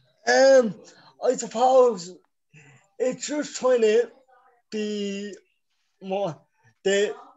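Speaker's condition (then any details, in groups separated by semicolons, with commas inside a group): Cerebral palsy; from birth, scoliosis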